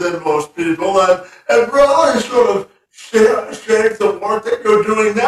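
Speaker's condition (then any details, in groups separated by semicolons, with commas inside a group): Cerebral palsy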